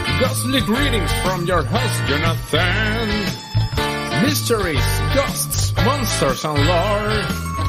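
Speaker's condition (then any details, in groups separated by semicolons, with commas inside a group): No condition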